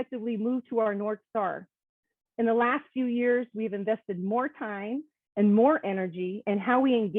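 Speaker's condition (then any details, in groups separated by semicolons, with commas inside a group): No condition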